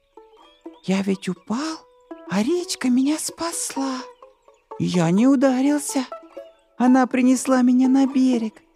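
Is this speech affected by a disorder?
No.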